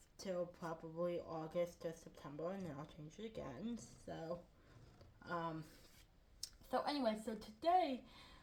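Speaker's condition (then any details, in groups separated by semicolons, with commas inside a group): Cerebral palsy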